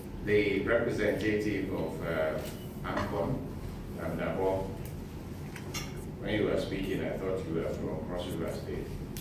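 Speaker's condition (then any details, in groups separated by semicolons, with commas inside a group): No condition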